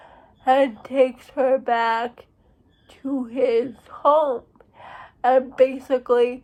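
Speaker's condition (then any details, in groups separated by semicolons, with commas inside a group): Cerebral palsy; uses wheelchair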